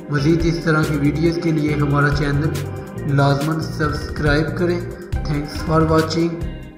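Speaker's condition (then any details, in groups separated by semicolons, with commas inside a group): No condition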